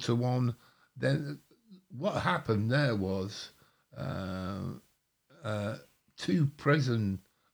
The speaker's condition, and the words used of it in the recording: Stroke. Well, since you were last here, I had a stroke, so people think I'm pissed as fucking two handcarts.